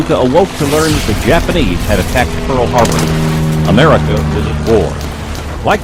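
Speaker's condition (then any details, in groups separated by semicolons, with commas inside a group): No condition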